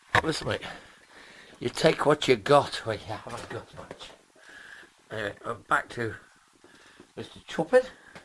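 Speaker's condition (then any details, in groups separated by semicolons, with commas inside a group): No condition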